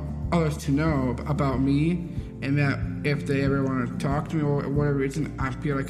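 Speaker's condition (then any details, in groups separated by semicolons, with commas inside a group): Down syndrome; congenital, extra chromosome, diagnosed before birth, physical and occupational therapy from 2 months old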